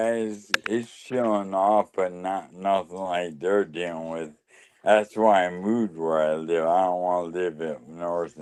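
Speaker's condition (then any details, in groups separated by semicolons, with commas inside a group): Lou Gehrig's disease (ALS)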